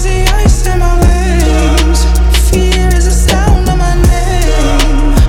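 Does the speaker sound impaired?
No.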